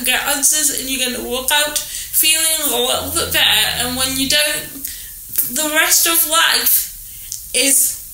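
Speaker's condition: Cerebral palsy; needs help with eating

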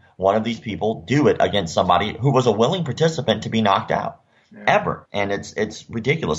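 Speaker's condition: Cleft lip and palate; surgically repaired

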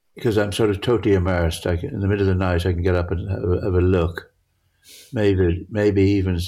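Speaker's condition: Parkinson's; difficulty judging near and far

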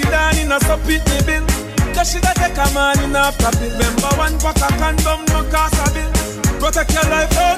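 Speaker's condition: No condition

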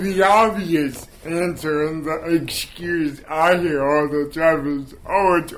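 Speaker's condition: Cerebral palsy; can walk but uses a wheelchair most of the time; works much harder to get words out, speaks without voiceover

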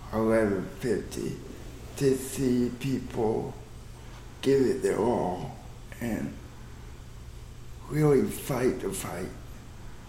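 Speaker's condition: Cerebral palsy

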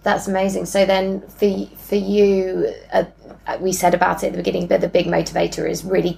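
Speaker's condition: No condition

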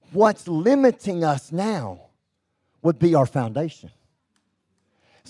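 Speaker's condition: Cleft lip and palate; congenital

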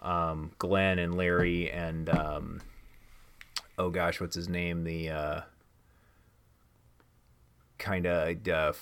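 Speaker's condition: No condition

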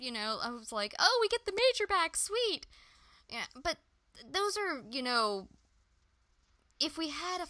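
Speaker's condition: No condition

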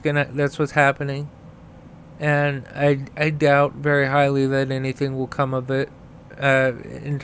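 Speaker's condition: Stutter; childhood stutter, pronunciation practice with grandma from about six, speech therapy, then stuttered every sixth sentence; needs a second to get words out; repeated words, prolonged sounds

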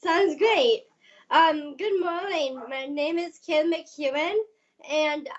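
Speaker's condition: Down syndrome

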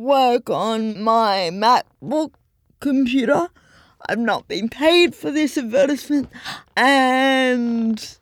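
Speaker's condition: Cerebral palsy; 7-year-old powered chair

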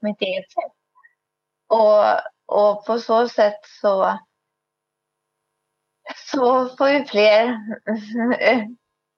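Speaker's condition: Cerebral palsy, spastic

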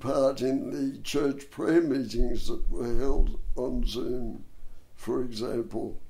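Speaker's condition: Dystonia and cerebral palsy; bronchial asthma

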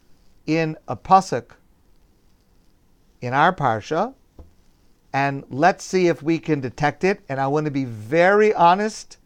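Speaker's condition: No condition

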